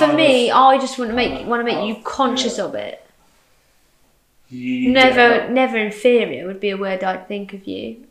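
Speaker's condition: No condition

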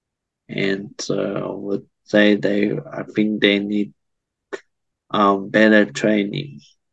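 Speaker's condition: Cerebral palsy

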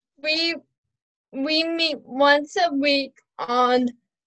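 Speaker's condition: Cerebral palsy; mild spastic quadriplegic

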